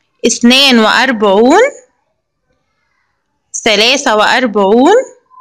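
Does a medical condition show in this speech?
No.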